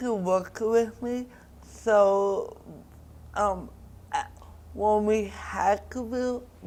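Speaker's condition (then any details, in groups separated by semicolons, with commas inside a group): Cerebral palsy; diagnosed around age one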